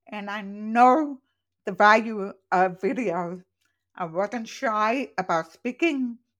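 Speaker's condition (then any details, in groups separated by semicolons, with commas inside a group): Profoundly deaf, congenital; born profoundly deaf, hearing aid wearer, learned to speak orally, does not know sign language; wears hearing aids; accent from deafness, not British, described as accent from nowhere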